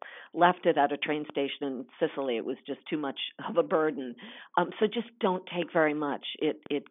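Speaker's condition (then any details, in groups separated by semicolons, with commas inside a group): No condition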